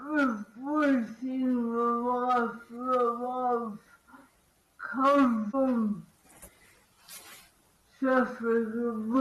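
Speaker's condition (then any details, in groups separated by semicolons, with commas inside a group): Cerebral palsy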